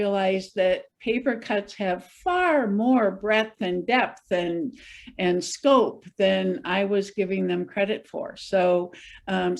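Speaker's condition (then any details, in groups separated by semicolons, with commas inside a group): No condition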